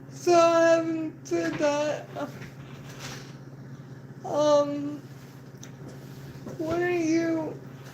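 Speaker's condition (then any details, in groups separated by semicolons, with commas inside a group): Cerebral palsy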